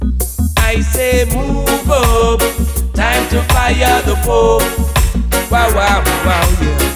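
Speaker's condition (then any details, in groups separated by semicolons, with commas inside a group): No condition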